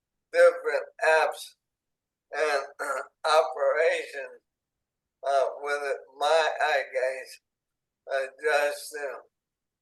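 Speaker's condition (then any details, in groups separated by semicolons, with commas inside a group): ALS, speech-generating device; onset in hands and arms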